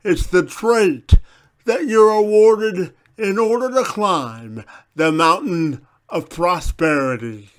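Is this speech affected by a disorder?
Yes: cerebral palsy; present from birth.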